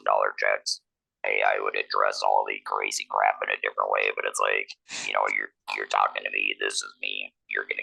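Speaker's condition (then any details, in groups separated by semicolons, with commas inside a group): Laryngectomy, electrolarynx; laryngectomy after head and neck cancer, prior cervical neck fusion; laryngectomy with radiation, age 47; uses electrolarynx, year to learn, swallowing trouble, voice lost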